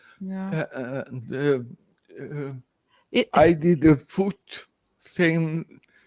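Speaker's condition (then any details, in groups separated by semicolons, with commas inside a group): Cerebral palsy, severe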